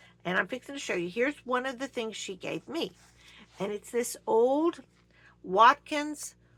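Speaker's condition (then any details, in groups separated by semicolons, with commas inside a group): No condition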